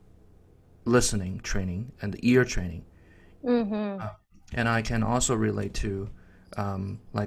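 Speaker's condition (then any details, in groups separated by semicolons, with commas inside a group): No condition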